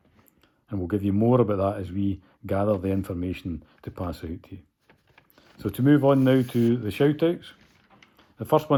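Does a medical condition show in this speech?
No.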